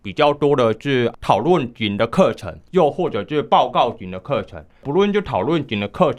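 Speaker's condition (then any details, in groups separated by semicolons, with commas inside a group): Hearing impairment, high-frequency hearing loss, mild; misses teammates' calls without assistive device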